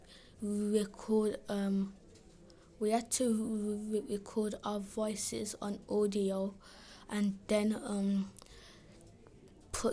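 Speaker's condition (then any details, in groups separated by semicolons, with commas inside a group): Stammering; attended small stammering group during summer holiday; repeated sounds, repeated words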